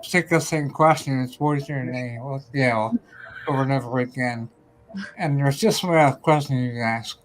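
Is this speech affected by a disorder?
Yes: ataxia; may slur speech, may sound drunk.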